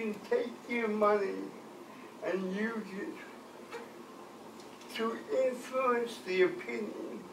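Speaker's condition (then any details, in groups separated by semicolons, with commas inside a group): Cerebral palsy; from birth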